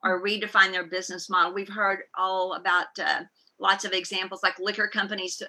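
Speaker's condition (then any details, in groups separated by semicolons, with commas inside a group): No condition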